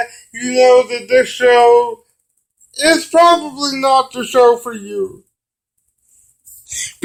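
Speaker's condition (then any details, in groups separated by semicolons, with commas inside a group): Cerebral palsy; brain damage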